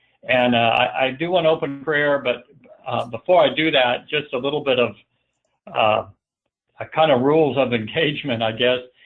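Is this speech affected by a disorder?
No.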